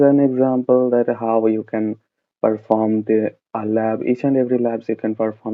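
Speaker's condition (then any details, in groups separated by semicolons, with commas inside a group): No condition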